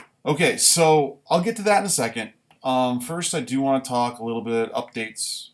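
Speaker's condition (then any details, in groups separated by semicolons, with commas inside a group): No condition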